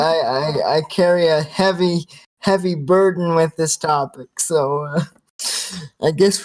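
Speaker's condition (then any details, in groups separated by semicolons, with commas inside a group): Cerebral palsy, spastic quadriplegia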